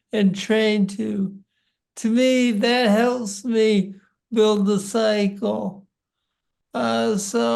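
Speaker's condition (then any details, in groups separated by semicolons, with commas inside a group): Parkinson's disease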